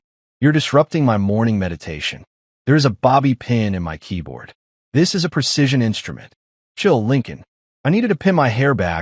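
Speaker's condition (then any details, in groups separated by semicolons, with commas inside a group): No condition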